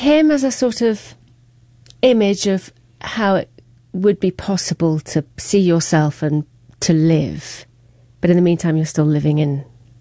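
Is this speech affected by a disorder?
No.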